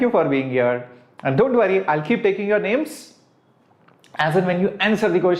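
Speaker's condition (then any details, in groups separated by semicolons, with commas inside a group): No condition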